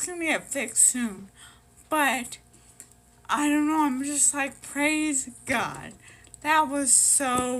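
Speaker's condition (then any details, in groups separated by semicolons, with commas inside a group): Brain injury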